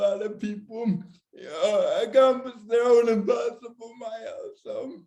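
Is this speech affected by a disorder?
Yes: severe cerebral palsy.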